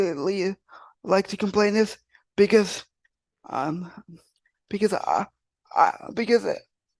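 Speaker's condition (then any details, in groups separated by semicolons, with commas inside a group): Cerebral palsy; wheelchair user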